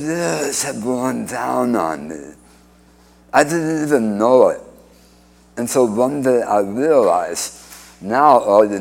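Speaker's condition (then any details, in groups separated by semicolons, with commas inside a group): Speech impediment after cancer surgery; radiation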